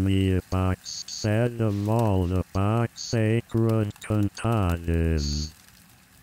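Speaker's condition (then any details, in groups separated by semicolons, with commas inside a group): Amyotrophic lateral sclerosis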